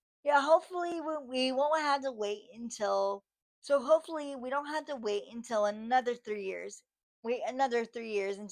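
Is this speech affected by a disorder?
Yes: cerebral palsy, spastic.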